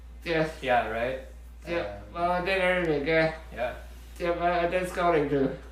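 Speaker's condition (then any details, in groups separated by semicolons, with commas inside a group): Muscular dystrophy; diagnosed around age 6 or 7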